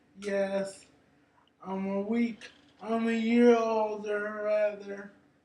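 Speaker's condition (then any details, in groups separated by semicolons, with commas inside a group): Cerebral palsy; brain injury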